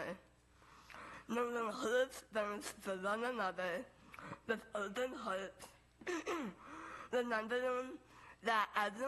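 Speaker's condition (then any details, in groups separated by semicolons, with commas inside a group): Moebius syndrome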